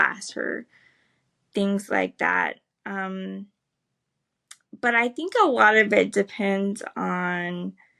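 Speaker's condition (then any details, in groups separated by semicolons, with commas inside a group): Cerebral palsy; spastic legs, premature birth breathing problems; cannot walk, physical and occupational therapy; able to speak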